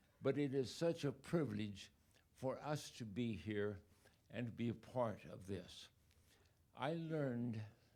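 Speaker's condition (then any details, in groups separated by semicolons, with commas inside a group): ALS; body weakening, 2 years since onset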